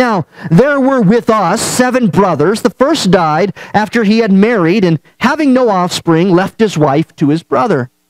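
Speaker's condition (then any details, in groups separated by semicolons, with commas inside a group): No condition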